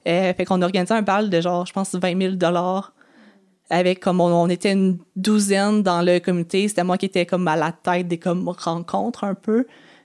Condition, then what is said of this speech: Stuttering. Une autre prise et juste dire comme au début, dire que j'ai un B, un B, un B, B, B, B, B, B, B, B, bégaiement